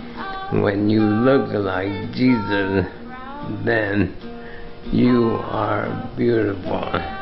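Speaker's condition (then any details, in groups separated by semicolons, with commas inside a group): ALS; affects speech and breathing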